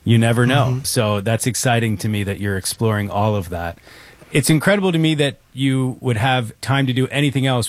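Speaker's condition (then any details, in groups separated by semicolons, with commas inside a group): No condition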